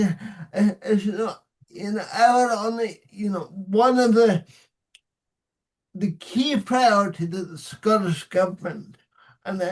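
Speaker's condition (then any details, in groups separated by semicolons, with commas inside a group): Cerebral palsy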